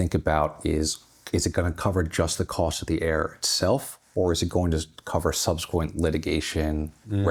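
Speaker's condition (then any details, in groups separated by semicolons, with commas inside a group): No condition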